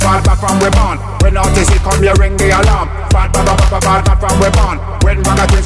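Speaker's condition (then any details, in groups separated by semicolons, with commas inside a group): No condition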